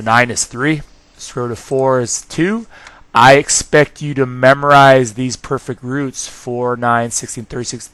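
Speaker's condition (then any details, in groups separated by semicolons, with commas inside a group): No condition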